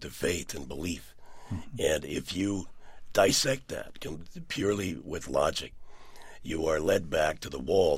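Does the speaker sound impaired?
Yes: partial laryngectomy for throat cancer; 80% larynx removed, Cleveland Clinic experimental surgery attached left neck muscles; years after surgery, voice improved, still noticeably altered, complimented as sexy; mute about two years after surgery, then sounded like Brando in the Godfather, long-term trach.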